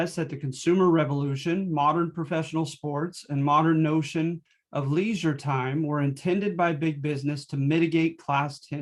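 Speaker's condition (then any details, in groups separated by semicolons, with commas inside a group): No condition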